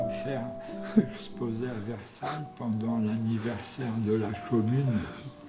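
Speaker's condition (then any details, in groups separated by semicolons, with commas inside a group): Tongue cancer; tracheostomy after surgery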